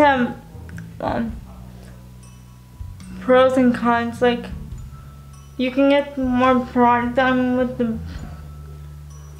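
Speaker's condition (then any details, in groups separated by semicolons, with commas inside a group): Cerebral palsy, spastic quadriplegic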